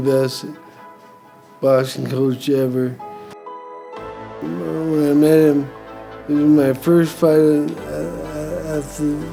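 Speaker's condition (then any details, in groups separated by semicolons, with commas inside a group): Brain injury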